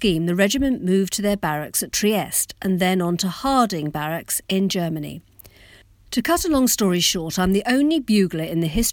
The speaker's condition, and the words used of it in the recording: No condition.